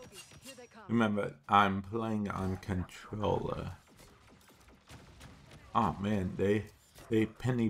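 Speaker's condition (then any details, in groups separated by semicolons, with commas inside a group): Cerebral palsy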